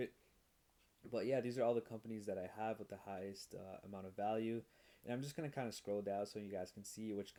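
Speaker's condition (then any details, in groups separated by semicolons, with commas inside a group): No condition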